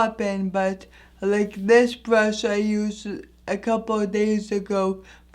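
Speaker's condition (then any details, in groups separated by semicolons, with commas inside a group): Anoxic brain injury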